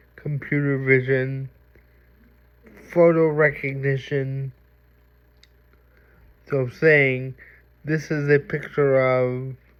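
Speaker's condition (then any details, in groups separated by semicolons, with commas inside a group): Cerebral palsy; reliable voice, uses voice control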